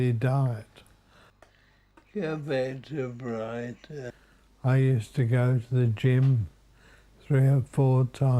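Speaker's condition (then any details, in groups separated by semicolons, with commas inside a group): Motor neurone disease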